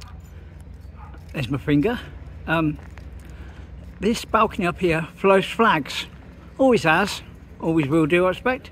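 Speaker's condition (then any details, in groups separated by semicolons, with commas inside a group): No condition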